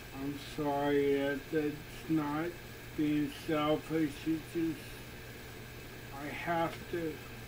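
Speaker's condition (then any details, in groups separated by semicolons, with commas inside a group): Cerebellar ataxia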